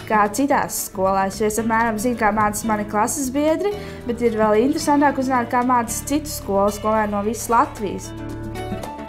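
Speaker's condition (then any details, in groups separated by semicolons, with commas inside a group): No condition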